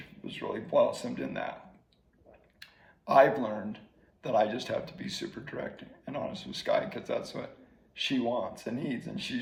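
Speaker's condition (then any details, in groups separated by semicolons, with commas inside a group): ALS; slowly progressing ALS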